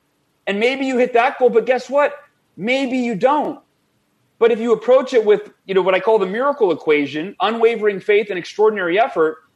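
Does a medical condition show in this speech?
No.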